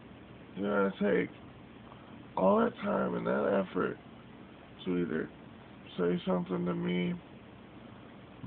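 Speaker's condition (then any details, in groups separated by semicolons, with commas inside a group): Cerebral palsy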